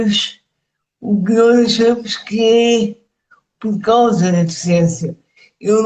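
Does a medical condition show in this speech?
Yes: cerebral palsy; speech affected.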